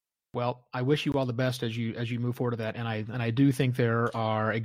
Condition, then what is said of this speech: None; typical speech.